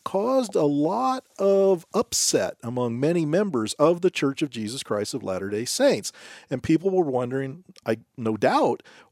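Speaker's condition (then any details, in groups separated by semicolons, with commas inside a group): No condition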